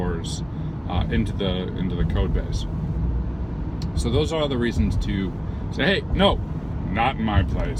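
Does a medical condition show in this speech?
No.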